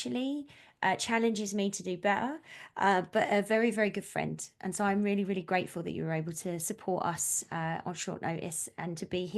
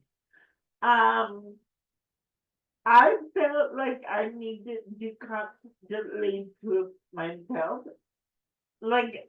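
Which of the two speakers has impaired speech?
The second: cerebral palsy; affects coordination and balance; affects speech.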